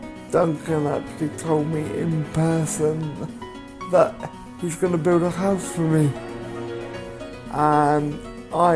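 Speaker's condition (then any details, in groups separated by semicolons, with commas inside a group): Cerebral palsy; present since infancy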